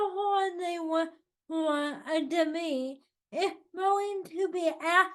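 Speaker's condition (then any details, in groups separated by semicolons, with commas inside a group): Cerebral palsy, spastic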